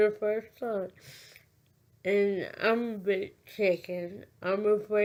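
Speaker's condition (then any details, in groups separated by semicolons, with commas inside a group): Cerebral palsy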